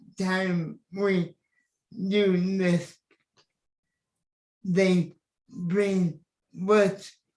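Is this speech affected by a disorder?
Yes: cerebral palsy; wheelchair user.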